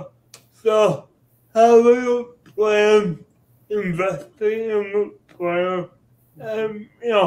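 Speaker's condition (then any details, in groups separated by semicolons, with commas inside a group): Cerebral palsy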